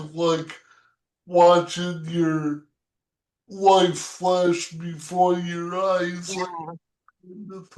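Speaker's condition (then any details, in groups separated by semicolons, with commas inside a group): Cerebral palsy; present from birth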